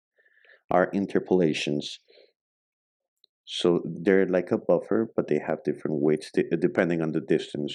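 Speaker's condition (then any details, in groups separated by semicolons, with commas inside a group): No condition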